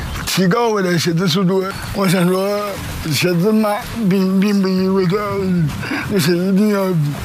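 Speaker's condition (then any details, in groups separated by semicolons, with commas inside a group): Cerebral palsy; diagnosed shortly after birth, stood independently only at age five, could not steady wrist at six; working to improve writing speed; firm, assured tone, somewhat unclear pronunciation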